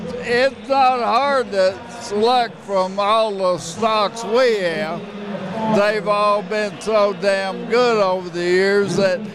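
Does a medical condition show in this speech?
Yes: ALS; ALS (Lou Gehrig's disease), diagnosed earlier this year; very minor stages per doctor, still able to get around and do usual things.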